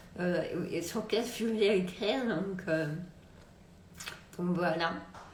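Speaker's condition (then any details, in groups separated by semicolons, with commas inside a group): Multiple sclerosis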